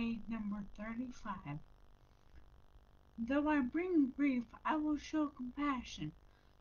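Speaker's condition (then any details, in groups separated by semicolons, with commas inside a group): Brain injury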